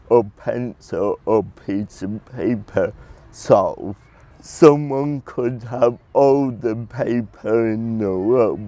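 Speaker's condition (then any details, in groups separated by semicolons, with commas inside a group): Cerebral palsy; predicted never to talk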